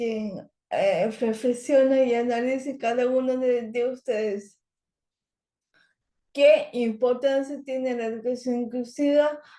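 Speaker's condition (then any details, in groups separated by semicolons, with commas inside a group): Cerebral palsy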